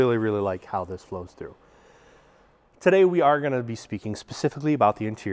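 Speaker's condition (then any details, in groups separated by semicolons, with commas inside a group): No condition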